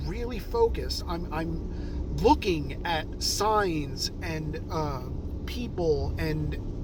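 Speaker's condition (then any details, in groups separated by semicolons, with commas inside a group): No condition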